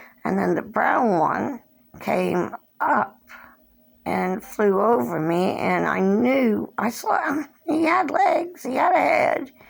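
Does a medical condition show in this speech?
Yes: cerebral palsy; since birth, hand tremors.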